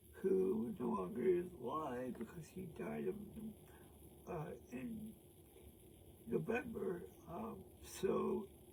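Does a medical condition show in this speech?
Yes: cerebral palsy; present since birth.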